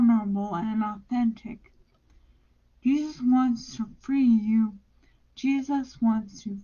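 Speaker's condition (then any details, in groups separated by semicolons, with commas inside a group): Brain injury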